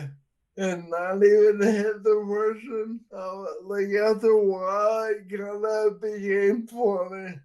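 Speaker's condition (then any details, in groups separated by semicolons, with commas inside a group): Friedreich's ataxia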